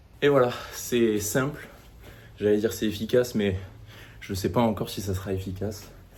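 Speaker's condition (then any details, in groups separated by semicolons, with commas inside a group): No condition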